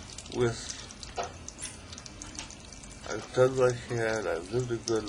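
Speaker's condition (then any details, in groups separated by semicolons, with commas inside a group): ALS; still able to talk, articulate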